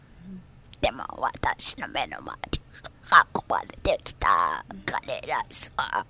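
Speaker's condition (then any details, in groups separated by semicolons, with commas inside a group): Myasthenia gravis; body strength gradually lost, onset at age 24, ventilator since age 26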